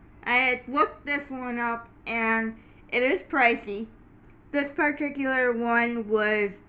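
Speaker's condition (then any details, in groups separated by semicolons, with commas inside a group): Cerebral palsy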